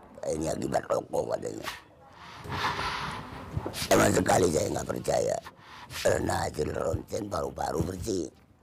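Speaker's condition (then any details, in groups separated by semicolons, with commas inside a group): Laryngeal cancer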